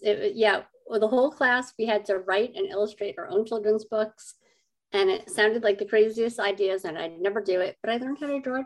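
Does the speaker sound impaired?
Yes: cleft lip and palate; congenital cleft lip and palate, 25 surgeries.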